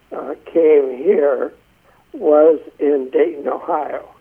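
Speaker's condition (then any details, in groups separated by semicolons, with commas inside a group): Essential tremor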